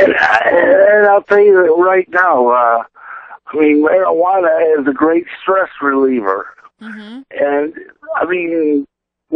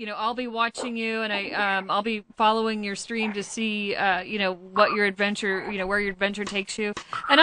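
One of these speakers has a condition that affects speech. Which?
The first: cerebral palsy; present since birth.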